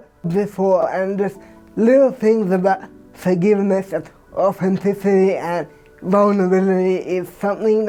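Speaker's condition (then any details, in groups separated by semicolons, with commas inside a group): Cerebral palsy; from birth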